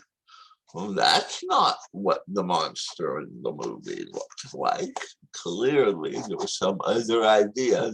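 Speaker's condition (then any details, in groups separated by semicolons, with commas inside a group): Tongue cancer surgery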